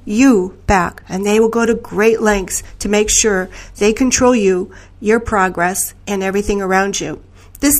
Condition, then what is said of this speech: No condition.